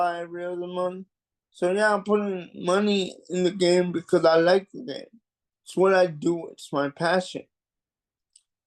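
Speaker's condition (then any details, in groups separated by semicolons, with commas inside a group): Cerebral palsy; mild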